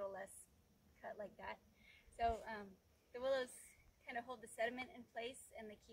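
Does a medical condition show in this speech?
No.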